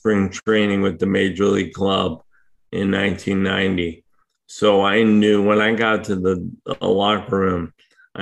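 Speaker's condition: ALS; uses power wheelchair for mobility

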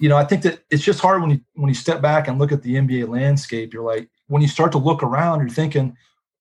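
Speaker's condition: No condition

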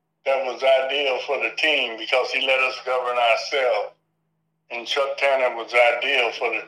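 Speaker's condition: Parkinson's disease; some days legs feel good

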